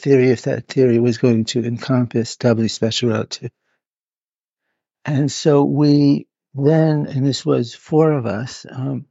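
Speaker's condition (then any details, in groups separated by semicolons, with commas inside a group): Parkinson's; needs to move about while filmed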